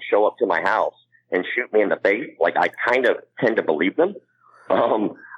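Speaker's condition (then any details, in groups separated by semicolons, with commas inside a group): Cleft palate; congenital cleft palate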